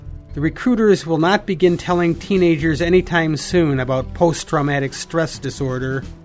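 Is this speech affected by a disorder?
No.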